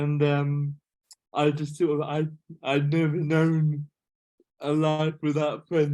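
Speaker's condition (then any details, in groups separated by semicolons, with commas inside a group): Cerebral palsy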